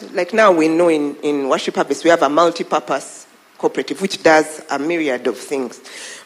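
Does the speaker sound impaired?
No.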